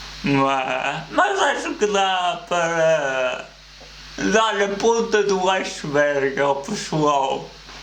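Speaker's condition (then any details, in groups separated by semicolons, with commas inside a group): Cerebral palsy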